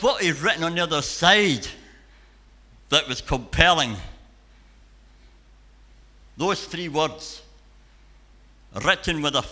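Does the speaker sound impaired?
Yes: cleft palate and cleft lip.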